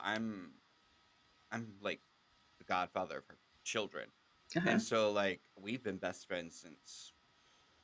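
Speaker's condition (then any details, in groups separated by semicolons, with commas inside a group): No condition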